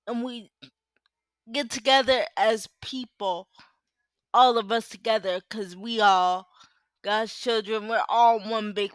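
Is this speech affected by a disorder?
Yes: cerebral palsy.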